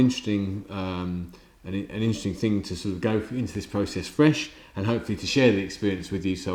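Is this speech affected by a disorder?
No.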